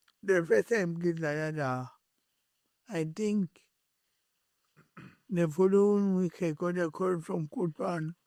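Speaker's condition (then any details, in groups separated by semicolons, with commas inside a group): Cerebral palsy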